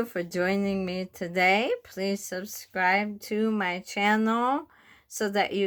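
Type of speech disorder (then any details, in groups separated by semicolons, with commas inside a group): Bulbar dysarthria; bulbar onset ALS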